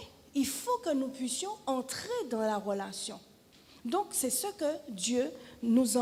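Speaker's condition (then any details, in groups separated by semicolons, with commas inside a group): No condition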